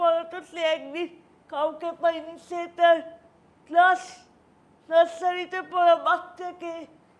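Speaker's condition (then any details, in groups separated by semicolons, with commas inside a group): Cerebral palsy; hand held bent; wheelchair user, age 26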